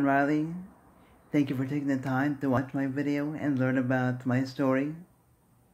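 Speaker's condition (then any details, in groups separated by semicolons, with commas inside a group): Cerebral palsy; speaks fast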